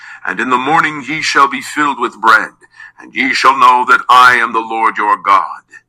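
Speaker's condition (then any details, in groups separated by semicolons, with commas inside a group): No condition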